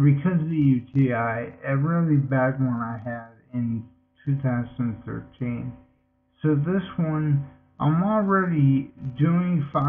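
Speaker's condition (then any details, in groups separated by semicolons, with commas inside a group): Multiple sclerosis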